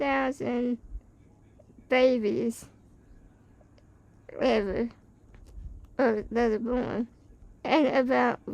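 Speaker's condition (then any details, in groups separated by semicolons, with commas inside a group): Spinal muscular atrophy type 2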